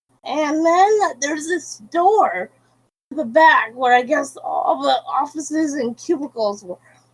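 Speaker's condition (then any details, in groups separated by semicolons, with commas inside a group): Cerebral palsy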